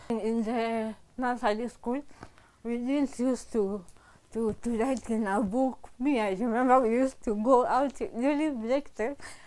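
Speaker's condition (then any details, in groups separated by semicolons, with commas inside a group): Cerebral palsy; from birth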